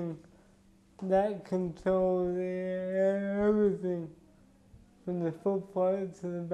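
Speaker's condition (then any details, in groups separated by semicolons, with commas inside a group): Cerebral palsy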